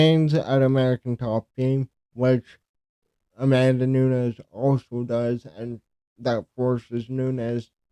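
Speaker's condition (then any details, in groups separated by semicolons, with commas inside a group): Cerebral palsy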